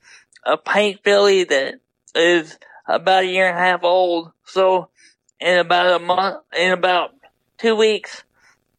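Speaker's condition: Double hemiplegia cerebral palsy

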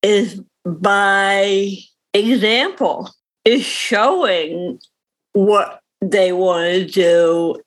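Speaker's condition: Cerebral palsy; visible cerebral palsy

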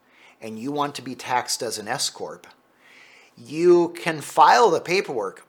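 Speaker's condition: No condition

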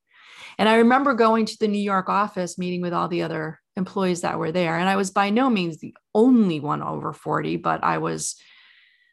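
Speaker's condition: No condition

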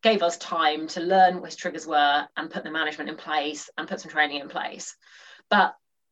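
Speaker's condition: No condition

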